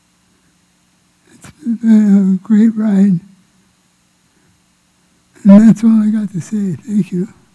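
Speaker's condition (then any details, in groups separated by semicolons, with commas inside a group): Parkinson's; a little shaky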